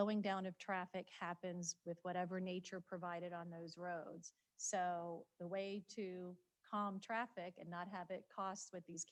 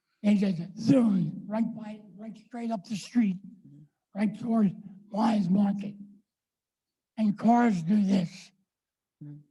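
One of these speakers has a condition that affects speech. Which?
The second: ALS; power chair user; recently diagnosed.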